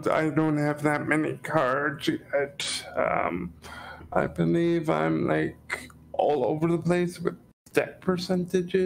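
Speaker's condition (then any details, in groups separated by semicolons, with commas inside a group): Cerebral palsy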